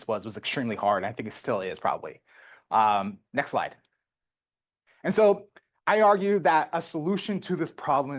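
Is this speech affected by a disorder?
No.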